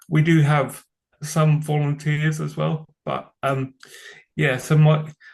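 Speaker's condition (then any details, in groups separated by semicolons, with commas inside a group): Cerebral palsy; from birth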